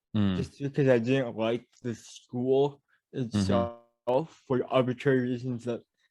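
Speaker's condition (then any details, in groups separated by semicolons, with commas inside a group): Cerebral palsy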